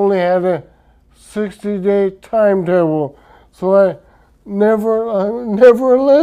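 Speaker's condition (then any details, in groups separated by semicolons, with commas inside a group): Traumatic brain injury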